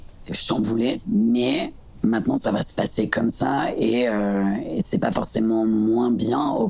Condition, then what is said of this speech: Laryngectomy. Tu vivras plus longtemps dans ta vie avec cette nouvelle voix qu'avec l'ancienne.